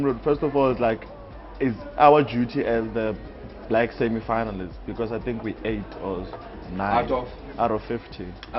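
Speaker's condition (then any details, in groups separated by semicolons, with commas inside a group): No condition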